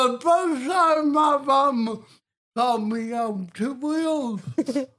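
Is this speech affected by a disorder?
Yes: cerebral palsy; affects balance, fine motor; diagnosed age 2; speech impediment, often hard to understand.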